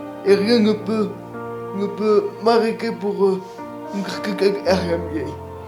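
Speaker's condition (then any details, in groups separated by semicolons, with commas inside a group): Cerebral palsy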